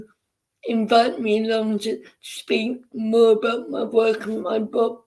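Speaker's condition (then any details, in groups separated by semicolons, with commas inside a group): Cerebral palsy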